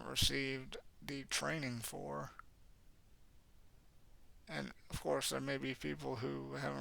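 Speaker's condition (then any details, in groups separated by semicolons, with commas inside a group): Cerebral palsy; has had speech therapy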